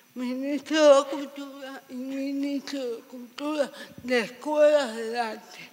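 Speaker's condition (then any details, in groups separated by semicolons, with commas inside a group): Severe cerebral palsy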